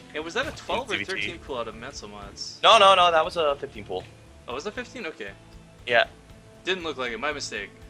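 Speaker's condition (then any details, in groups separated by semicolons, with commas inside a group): No condition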